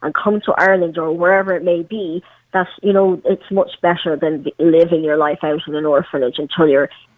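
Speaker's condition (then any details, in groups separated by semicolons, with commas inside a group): Cleft palate; congenital, parental Chernobyl radiation, premature birth, over 20 surgeries, webbed legs, amputation, prosthetic limb since 12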